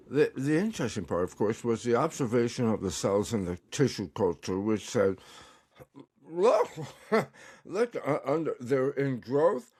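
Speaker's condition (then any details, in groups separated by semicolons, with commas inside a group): Tongue cancer; recovering, tongue exercises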